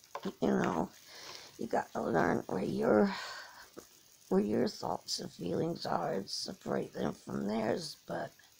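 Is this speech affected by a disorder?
Yes: cerebral palsy; from birth.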